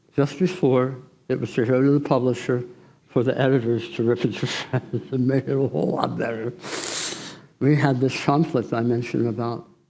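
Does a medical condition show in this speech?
Yes: tongue cancer surgery.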